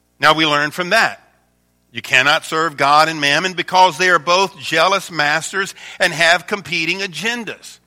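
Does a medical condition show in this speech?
No.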